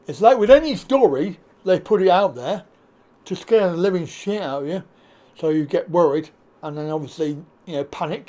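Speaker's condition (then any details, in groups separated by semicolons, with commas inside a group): Cerebral palsy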